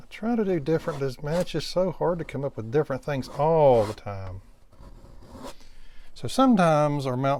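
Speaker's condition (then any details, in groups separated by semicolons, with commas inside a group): No condition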